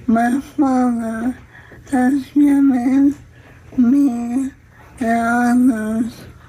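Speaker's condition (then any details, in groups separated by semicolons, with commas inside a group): ALS; cause attributed to bacterial infection, treated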